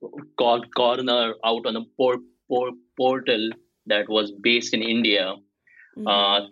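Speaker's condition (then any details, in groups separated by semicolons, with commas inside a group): Stuttering; may block on some words, may repeat sounds; repeated sounds, prolonged sounds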